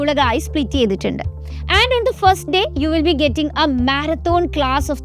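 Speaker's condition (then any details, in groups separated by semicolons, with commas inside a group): No condition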